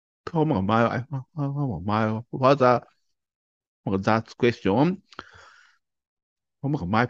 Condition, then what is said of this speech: Stuttering. I'm a medical doctor who stutters.